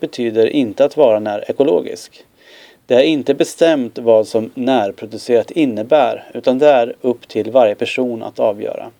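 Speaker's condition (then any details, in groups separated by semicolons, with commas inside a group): No condition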